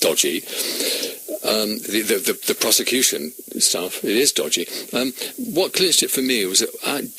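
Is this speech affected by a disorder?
No.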